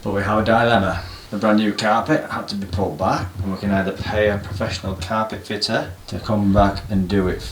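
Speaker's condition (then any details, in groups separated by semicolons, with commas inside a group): No condition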